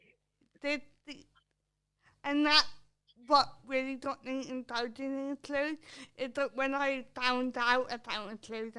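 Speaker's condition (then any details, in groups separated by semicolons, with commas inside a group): Cerebral palsy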